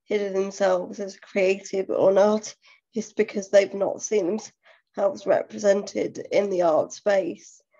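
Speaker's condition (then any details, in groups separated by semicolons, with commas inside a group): Cerebral palsy; full-time wheelchair user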